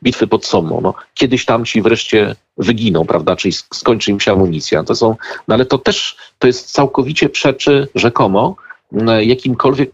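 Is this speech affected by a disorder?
No.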